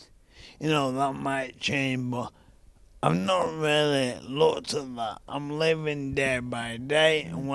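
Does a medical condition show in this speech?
Yes: ALS; young onset.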